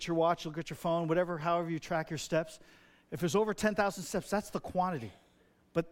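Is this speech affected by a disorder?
No.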